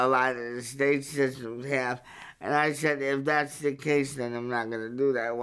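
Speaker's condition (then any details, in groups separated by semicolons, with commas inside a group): Cerebral palsy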